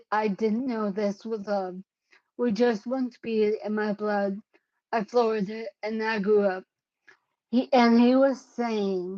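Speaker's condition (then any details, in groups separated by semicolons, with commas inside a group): Cerebellar ataxia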